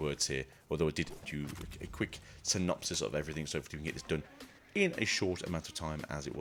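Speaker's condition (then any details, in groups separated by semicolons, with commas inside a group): No condition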